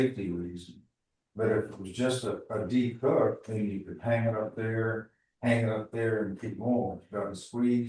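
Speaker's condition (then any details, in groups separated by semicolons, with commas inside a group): No condition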